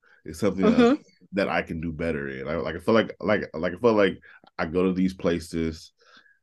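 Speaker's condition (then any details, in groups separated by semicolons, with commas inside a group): No condition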